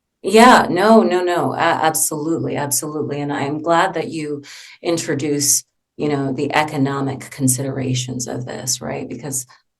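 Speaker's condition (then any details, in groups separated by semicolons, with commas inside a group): No condition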